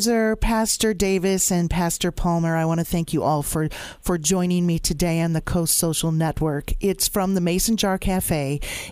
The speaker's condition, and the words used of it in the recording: No condition.